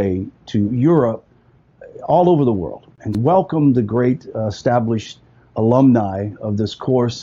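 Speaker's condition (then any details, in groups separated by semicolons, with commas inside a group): No condition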